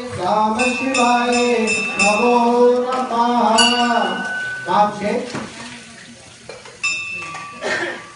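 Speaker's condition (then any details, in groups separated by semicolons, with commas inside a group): No condition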